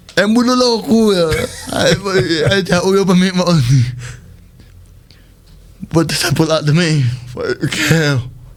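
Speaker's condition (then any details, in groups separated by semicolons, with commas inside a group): Cerebral palsy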